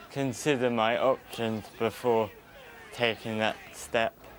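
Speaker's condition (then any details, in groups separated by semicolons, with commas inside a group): Cerebral palsy; uses wheelchair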